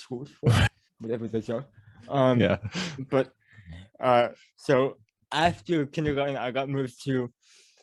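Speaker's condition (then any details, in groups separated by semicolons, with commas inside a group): Cerebral palsy; mild speech impediment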